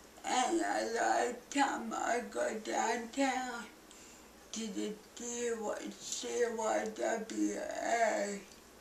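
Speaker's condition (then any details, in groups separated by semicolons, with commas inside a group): Cerebral palsy; balance and speech most affected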